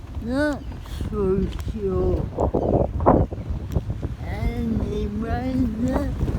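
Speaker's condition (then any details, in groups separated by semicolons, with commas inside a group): Cerebral palsy; spastic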